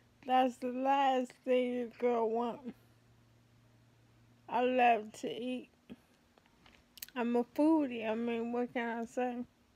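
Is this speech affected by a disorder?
Yes: ALS; affects hands.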